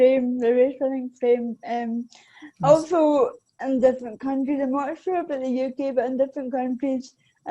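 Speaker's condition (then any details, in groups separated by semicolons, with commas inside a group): Cerebral palsy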